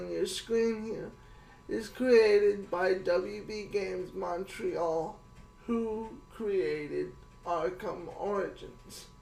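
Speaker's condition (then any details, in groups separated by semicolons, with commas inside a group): Cerebral palsy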